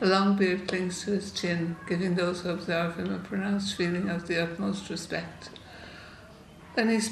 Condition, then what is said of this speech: Parkinson's disease. I have to exaggerate my voice to make myself understood, because apparently with Parkinson's, things get shorter.